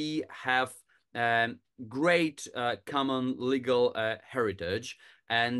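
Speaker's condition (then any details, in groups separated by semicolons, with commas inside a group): No condition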